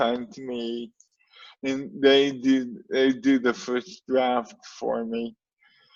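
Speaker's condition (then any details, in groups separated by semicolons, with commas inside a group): Cerebral palsy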